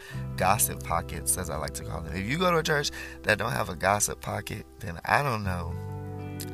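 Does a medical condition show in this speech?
No.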